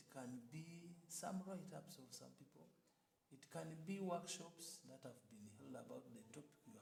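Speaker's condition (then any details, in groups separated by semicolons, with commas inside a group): No condition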